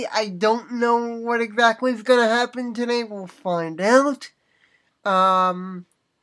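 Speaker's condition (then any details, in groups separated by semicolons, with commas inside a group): Cerebral palsy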